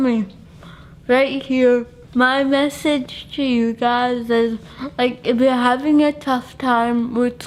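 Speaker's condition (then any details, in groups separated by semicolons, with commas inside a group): Cerebral palsy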